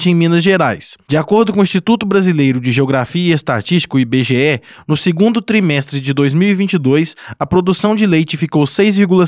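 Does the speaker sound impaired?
No.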